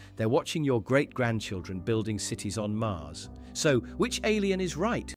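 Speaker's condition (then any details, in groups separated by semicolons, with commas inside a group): No condition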